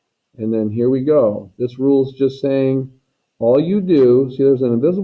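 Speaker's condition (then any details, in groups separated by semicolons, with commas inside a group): No condition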